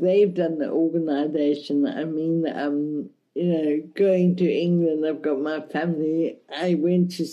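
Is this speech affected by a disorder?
Yes: cerebral palsy, mild; speech affected a bit.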